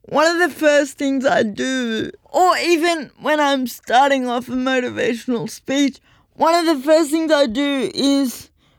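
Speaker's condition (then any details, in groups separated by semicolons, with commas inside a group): Cerebral palsy; full-time wheelchair user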